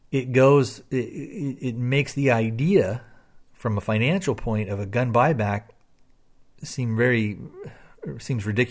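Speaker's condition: No condition

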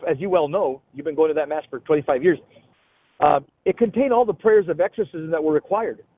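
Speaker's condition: No condition

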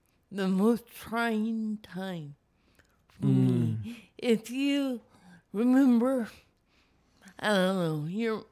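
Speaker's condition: Cerebral palsy; wiggles a lot, falls at times

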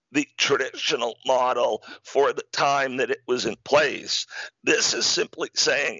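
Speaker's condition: Spasmodic dysphonia; rare neurological speaking disorder, considered incurable, partial loss of voice; voice much improved, mild difficulty still audible; communicating difficult, hard to talk, voice sounds a bit unique but fully understandable

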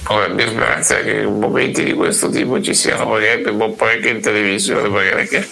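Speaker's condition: Duchenne muscular dystrophy; also during daytime

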